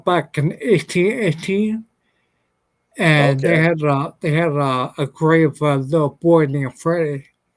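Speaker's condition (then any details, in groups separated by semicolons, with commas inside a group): Ataxia; black spot on cerebellum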